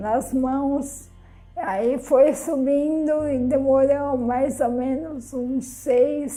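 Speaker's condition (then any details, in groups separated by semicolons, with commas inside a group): Amyotrophic lateral sclerosis; onset with left hand weakness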